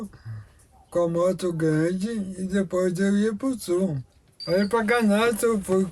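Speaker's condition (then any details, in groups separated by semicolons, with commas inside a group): Amyotrophic lateral sclerosis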